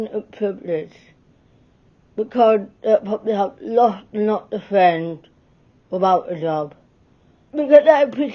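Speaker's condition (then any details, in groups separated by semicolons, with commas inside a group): Cerebral palsy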